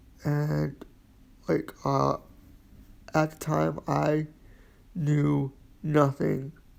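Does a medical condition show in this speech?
Yes: quadriplegic cerebral palsy; history of swallowing problems.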